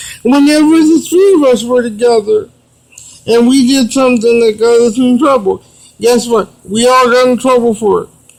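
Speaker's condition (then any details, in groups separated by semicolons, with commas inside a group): Cerebral palsy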